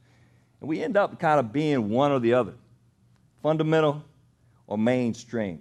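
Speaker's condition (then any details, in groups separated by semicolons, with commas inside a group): No condition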